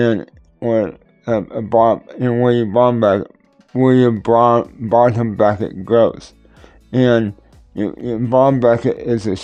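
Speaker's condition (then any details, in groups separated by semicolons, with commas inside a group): Cerebral palsy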